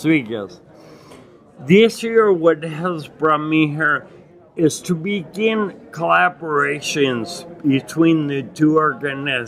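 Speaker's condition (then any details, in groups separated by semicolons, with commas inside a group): Acquired ataxia (lance-adams syndrome)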